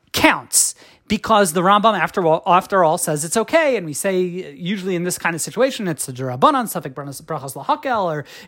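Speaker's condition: No condition

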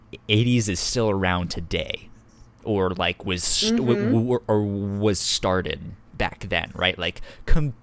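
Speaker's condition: Stuttering; described as speech impediment; stutters when talking, stutter sometimes mistaken for shivering from cold; repeated words, prolonged sounds

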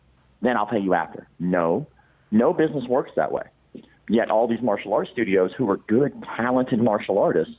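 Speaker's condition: Cleft palate; congenital

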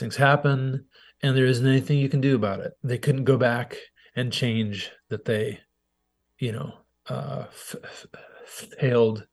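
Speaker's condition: Stuttering; speech impediment since young adulthood, years fixated on being healed, never healed; stuttered severely at early coffee shop performance; prolonged sounds, blocks

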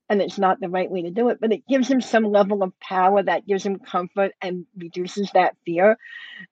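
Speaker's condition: Cleft lip and palate; congenital, surgeries from 2 months, lip and palate closure, nose reconstruction, two bone grafts, ear tubes; speech affected, workplace discrimination over how speaks

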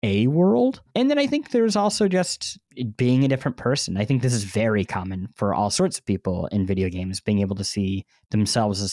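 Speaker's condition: Cleft lip and palate; bandaged

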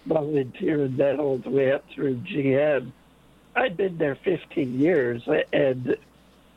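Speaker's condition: Late-onset Pompe disease; infusion treatment, over 250 infusions, service dog Coppola from Canine Companions, physical activity limited

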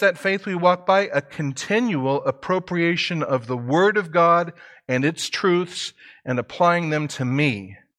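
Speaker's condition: No condition

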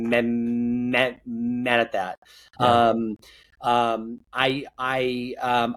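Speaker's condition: Stuttering; lifelong; repeated sounds

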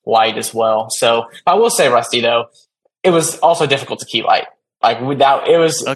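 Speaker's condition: No condition

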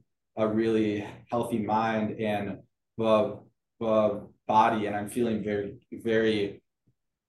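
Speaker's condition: Stuttering; stuttering since childhood; varies by situation, more fluent when confident, healthy and feeling good; repeated sounds

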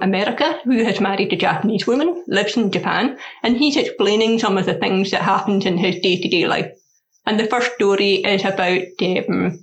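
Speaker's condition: Deafness; learned to speak through speech therapy

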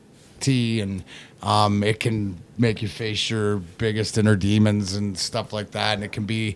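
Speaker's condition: No condition

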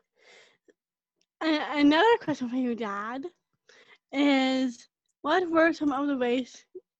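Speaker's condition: Down syndrome; moyamoya, stroke, surgery by Dr. Smith at Boston Children's Hospital, another stroke; could not talk after stroke, speech and swallowing trouble after surgery, now speaking, progressed well

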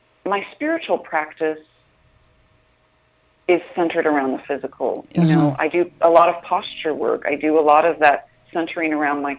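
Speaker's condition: No condition

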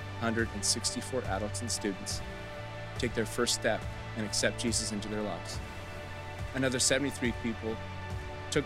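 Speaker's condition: No condition

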